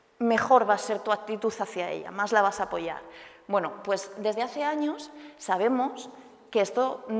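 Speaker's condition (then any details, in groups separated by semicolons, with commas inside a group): No condition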